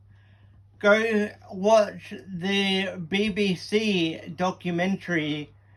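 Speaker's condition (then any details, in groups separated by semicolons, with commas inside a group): Cerebral palsy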